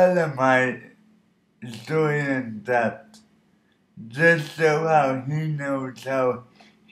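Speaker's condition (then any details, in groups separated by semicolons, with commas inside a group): Cerebral palsy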